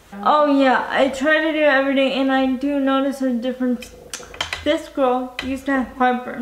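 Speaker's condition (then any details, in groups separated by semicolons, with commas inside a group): Cerebral palsy, spastic quadriplegic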